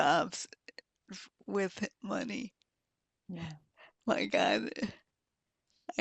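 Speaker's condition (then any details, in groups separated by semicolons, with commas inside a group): Multiple sclerosis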